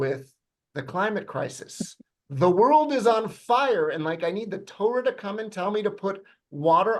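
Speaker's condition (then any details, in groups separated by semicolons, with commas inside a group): No condition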